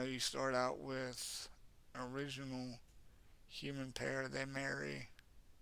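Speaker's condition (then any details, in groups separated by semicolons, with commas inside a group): Cerebral palsy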